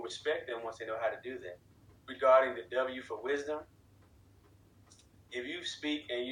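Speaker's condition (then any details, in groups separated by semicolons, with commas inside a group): No condition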